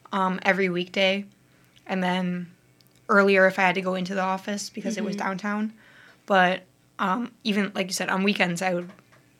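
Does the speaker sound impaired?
No.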